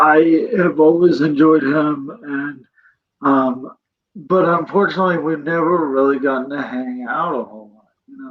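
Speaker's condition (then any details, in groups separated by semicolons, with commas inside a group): Cerebral palsy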